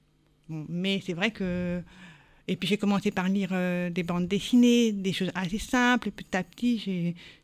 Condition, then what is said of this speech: Deafness. Voilà, et en même temps c'est trompeur parce que le fait que je parle bien, souvent les personnes croient que je suis entendante.